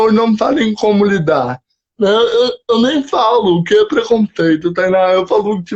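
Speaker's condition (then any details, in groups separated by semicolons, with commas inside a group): Cerebral palsy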